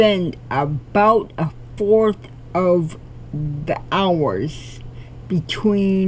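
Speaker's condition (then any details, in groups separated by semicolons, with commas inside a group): Cerebral palsy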